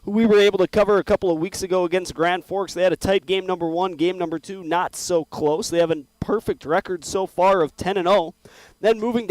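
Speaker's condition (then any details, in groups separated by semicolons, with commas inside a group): No condition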